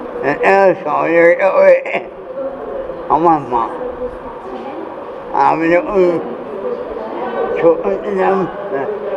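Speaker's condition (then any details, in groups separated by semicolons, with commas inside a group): Cerebral palsy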